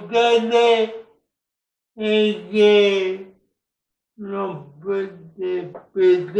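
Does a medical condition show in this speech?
Yes: cerebral palsy.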